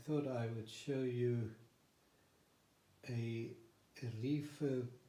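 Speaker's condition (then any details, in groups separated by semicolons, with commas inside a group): No condition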